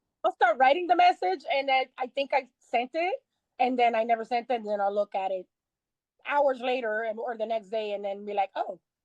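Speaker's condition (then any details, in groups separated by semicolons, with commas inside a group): No condition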